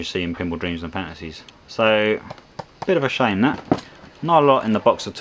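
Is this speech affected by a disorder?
No.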